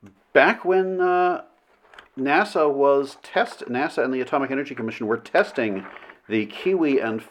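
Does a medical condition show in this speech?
No.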